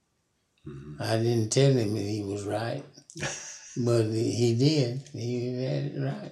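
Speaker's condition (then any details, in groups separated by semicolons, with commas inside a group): Parkinson's disease; Parkinson's for about 5 years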